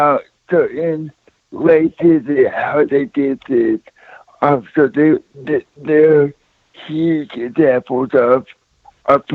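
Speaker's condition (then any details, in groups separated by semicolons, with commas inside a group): Cerebral palsy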